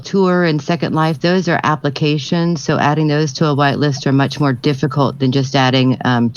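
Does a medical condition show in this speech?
No.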